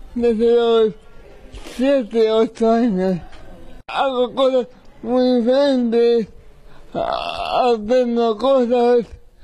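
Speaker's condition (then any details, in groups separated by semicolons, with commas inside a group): Cerebral palsy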